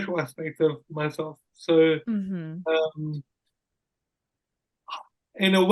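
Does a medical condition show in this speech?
Yes: cerebral palsy; acquired after birth, wheelchair user, many childhood surgeries.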